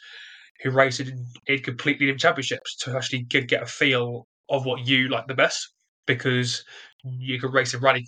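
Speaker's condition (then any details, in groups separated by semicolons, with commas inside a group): Stutter; developmental, onset early childhood, lifelong, more severe during trial, barely able to speak first six months in prison; stutters during interview, ignores disfluencies and keeps talking, media presence trained as main focus; repeated sounds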